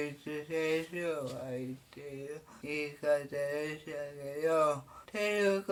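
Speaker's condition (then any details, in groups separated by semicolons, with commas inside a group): Cerebral palsy; severe, uses a wheelchair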